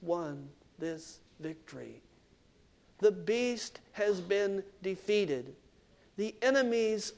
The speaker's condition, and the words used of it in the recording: No condition.